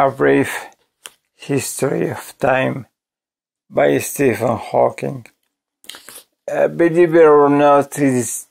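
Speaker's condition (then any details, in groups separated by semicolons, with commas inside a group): ALS; voice severely damaged, hard to understand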